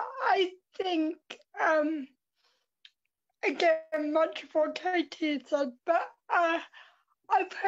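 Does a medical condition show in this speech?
Yes: cerebral palsy.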